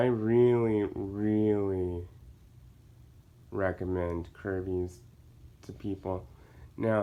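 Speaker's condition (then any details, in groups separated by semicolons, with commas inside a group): Cerebral palsy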